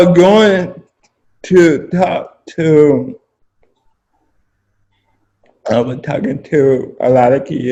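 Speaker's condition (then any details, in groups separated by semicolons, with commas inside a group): Spastic quadriplegic cerebral palsy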